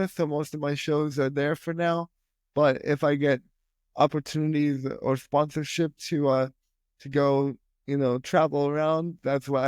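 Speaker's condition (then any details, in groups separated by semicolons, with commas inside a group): Spastic quadriplegia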